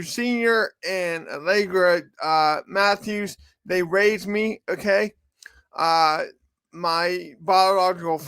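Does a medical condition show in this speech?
Yes: cerebral palsy; from birth.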